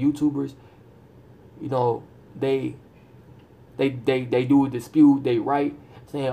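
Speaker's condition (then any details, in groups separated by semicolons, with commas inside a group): No condition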